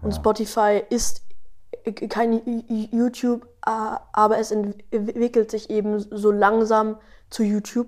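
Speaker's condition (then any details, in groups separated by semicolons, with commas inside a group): Stuttering; kassler stottertherapie, fluency shaping, daily home practice, parents trained, among most severe in group; age twelve, speaks better when slower; stutters much here, none singing melodies, some rapping without melody, little in own podcast, often fast; repeated sounds, prolonged sounds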